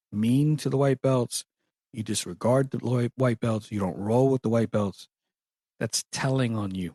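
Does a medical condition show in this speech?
No.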